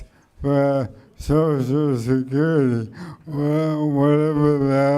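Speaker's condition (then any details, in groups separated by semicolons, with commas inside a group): ALS; speech slowed and softened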